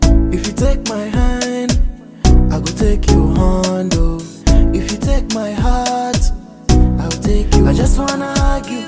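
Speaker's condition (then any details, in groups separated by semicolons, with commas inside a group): No condition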